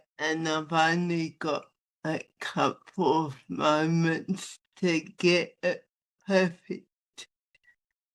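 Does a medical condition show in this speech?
Yes: athetoid spastic cerebral palsy.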